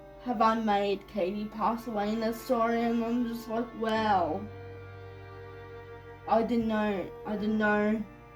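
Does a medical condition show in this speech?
Yes: cerebral palsy.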